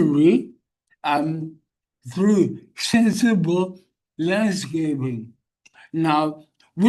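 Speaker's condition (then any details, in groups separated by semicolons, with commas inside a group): Brain injury; wheelchair user; practising walking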